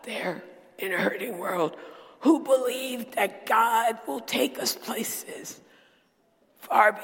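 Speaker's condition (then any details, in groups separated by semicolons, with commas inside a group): Dysphonia; dysphonia diagnosed about a decade ago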